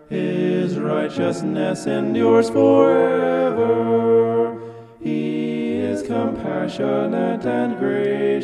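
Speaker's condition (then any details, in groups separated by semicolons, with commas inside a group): No condition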